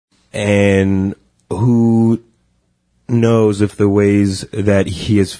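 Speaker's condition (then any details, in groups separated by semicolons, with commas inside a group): Stuttering; lifelong stuttering, long history of avoiding stuttering, involved in stuttering self-help and therapy; open about stuttering, advertises stuttering; stutter-like tension when signing own name, worse under pressure or with people watching; prolonged sounds, blocks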